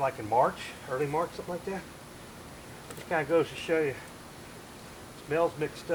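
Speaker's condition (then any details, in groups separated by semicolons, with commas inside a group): No condition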